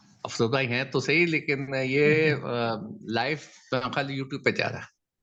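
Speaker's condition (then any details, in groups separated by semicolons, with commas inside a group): No condition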